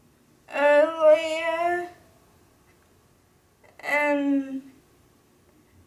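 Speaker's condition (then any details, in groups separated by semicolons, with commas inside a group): Brain injury; severe accident injury, near death, CPR; speech impaired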